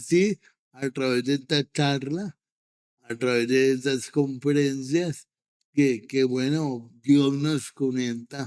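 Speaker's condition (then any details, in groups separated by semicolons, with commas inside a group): Cerebral palsy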